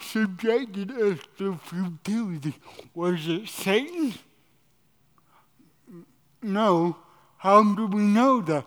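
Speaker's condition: Cerebral palsy

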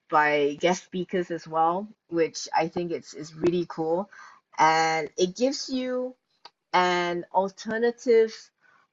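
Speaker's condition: No condition

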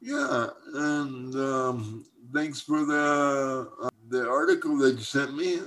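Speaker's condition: Cerebral palsy; strong startle to loud noises

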